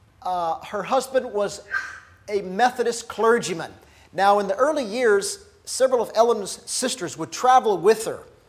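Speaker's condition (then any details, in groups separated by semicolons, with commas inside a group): No condition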